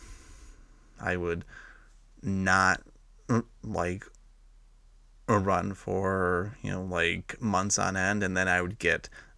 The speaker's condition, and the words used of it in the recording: Stuttering. Rosin and Roisman? I can't because, I stutter. So I would have to say it really slow 10 times.